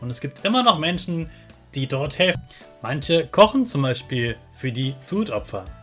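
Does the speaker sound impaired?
No.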